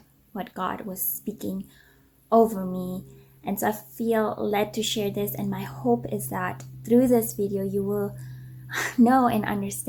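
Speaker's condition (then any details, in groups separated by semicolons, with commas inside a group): No condition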